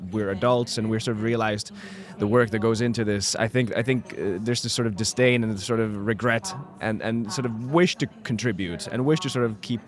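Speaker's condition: No condition

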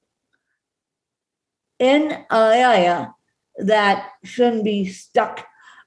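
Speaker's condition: Cerebral palsy; barely stands or walks straight

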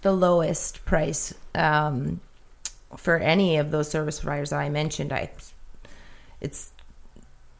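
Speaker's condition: No condition

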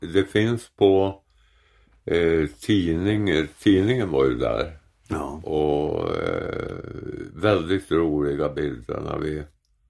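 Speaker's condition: Tongue cancer; dental problems after surgery

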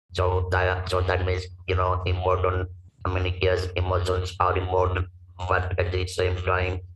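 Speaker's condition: Laryngectomy for vocal cord cancer, stage 4 vocal cord cancer; speaks with electrolarynx; stage 4 vocal cord cancer at 44, Dr. Kultup Patel surgery, tracheostomy, 30 radiotherapy in Ahmedabad; 25-26 years post cancer, breathes only through neck stoma, self-taught electrolarynx held under chin; lost natural voice, hoarse then whispering, wrote 3 months, robotic electrolarynx voice, no pitch or emotion

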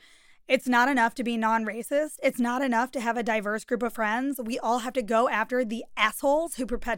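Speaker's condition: No condition

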